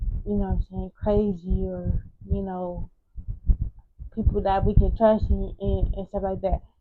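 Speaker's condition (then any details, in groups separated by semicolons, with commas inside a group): Cerebral palsy; wheelchair user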